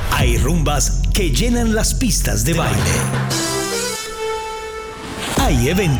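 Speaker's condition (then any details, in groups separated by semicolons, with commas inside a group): No condition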